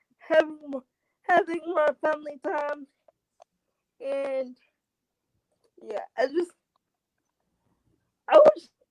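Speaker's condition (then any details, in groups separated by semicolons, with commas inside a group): Cerebral palsy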